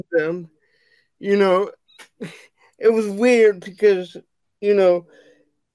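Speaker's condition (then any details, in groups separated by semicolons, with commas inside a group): Cerebral palsy; wheelchair bound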